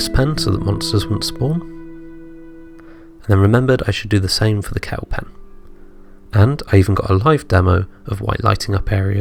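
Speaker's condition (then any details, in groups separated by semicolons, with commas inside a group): No condition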